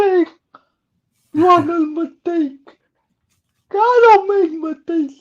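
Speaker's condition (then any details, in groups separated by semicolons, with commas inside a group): Cerebral palsy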